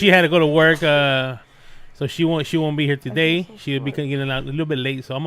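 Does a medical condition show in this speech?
No.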